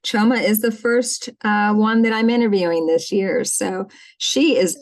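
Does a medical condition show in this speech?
No.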